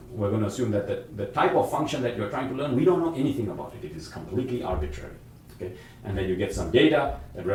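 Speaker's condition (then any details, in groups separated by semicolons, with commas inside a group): No condition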